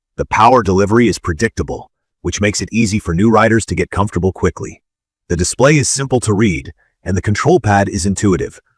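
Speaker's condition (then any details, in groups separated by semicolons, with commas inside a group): No condition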